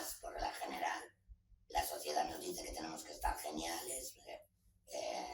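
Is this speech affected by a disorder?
Yes: total laryngectomy.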